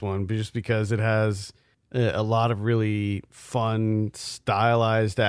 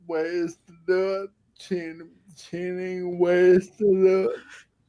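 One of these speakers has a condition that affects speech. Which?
The second: Friedreich's ataxia; Friedreich's ataxia, affects balance and coordination; uses a wheelchair.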